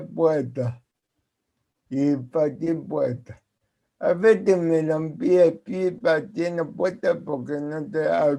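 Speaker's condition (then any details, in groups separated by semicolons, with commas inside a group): Cerebral palsy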